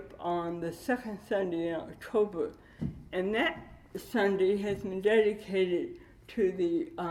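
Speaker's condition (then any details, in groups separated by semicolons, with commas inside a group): Cerebral palsy with dystonia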